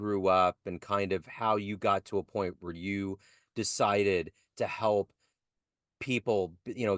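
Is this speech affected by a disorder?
No.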